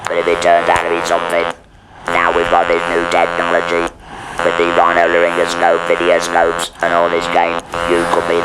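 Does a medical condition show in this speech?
Yes: laryngeal cancer with laryngectomy.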